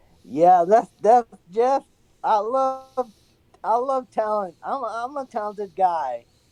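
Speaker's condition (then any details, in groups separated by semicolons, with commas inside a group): Severe traumatic brain injury; severe, traumatic cause; in recovery, takes amantadine daily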